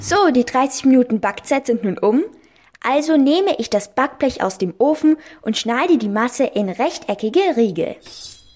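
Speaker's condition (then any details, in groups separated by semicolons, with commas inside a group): No condition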